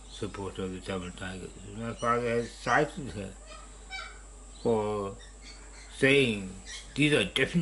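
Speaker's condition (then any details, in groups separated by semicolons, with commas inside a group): Parkinson's disease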